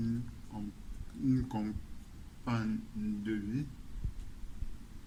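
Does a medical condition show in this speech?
Yes: cerebral palsy.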